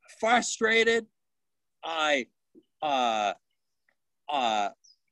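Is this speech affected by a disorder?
Yes: aphasia; aphasia after stroke, woke with whole right side paralyzed, talking improving each month and year; initially no talking, now halting telegraphic speech, many fillers and pauses, missing words.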